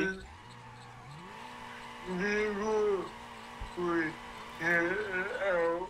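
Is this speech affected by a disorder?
Yes: cerebral palsy.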